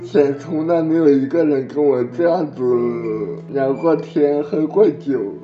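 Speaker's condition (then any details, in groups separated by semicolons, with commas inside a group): Cerebral palsy; birth asphyxia, blue at birth, over ten minutes of resuscitation, diagnosed in infancy at provincial hospital, legs affected, early rehabilitation, learned to walk; walks, has played basketball, earns a living with keyboard and mouse; some words unclear despite great effort to speak clearly, edited for fluency, childhood drooling from delayed saliva swallowing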